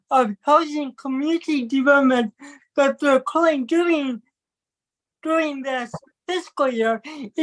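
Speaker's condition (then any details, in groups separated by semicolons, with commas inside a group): Cerebral palsy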